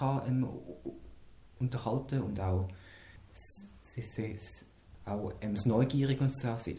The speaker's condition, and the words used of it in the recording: Stuttering. Du tust manchmal noch stottern.